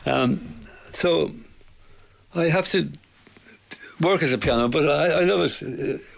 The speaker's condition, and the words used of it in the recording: Parkinson's disease. If my voice... which ties up sometimes because of the Parkinson.